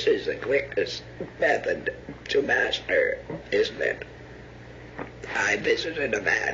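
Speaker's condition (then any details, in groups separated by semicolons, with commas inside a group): Laryngectomy; lost natural voice, uses alternative speaking method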